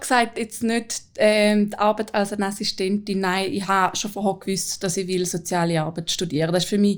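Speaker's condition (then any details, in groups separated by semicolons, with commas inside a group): No condition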